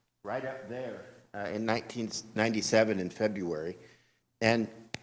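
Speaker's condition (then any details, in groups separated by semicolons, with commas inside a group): No condition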